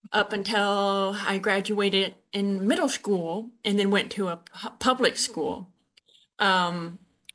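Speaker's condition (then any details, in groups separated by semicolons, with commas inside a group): Usher syndrome, born deaf; Usher syndrome type 2, deaf or hard of hearing from birth, hearing aids from age 2, sign language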